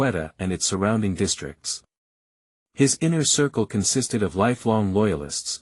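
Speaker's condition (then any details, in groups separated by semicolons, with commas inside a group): No condition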